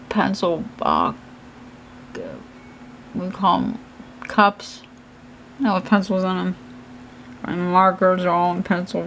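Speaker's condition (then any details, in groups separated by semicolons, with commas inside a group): Cerebral palsy; hands affected, shaking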